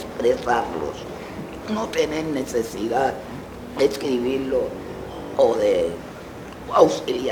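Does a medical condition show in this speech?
Yes: laryngectomy for laryngeal cancer; speech therapy rehabilitation; voice lost, uses learned substitute voice, no speaking devices.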